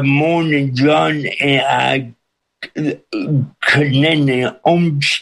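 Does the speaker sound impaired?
Yes: cerebral palsy with speech impediment; cerebral palsy since birth.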